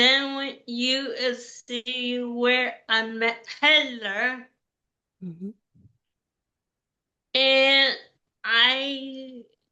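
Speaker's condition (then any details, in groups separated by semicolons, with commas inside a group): Cerebral palsy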